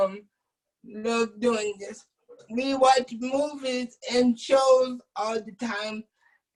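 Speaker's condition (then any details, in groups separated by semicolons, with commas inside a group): Cerebral palsy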